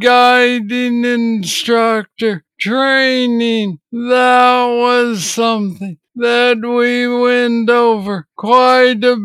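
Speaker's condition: Parkinson's disease; having big issues

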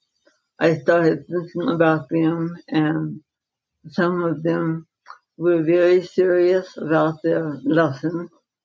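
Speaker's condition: Dystonia, secondary to encephalitis

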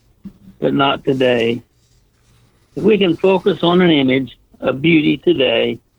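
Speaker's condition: Parkinson's disease; Parkinson's disease diagnosed 1999, retired 2004 due to disease; says people with Parkinson's, including himself, are slow, sometimes talk funny, sometimes slobber

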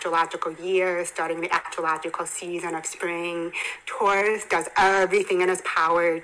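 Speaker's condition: Hearing impairment; bilateral cochlear implants

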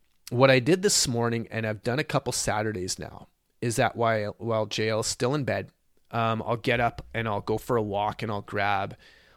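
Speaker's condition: No condition

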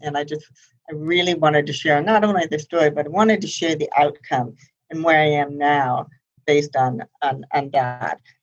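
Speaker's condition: Profound hearing loss, congenital, high-frequency

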